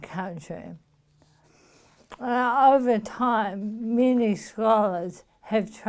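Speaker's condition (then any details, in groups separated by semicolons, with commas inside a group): Motor neuron disease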